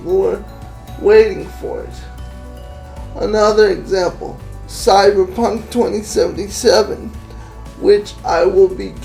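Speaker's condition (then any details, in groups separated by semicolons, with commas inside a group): Cerebral palsy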